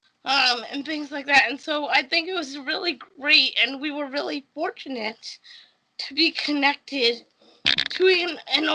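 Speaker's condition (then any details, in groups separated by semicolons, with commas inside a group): Cerebral palsy; speech therapy in childhood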